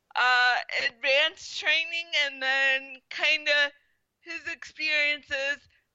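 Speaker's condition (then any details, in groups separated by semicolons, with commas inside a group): Spastic quadriplegic cerebral palsy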